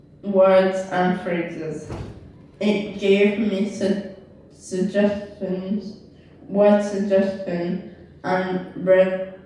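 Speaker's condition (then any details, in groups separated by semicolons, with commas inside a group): Cerebral palsy; left side weaker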